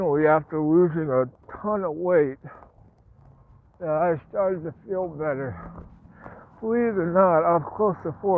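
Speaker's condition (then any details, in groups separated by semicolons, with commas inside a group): Parkinson's; speech impediment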